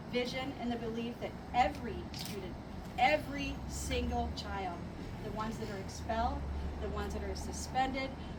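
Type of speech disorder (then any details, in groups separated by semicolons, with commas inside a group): None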